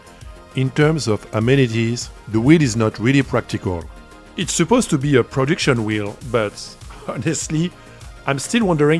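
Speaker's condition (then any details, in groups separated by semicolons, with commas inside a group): No condition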